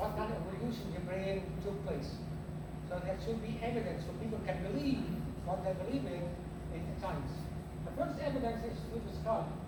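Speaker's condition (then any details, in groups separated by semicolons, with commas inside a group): No condition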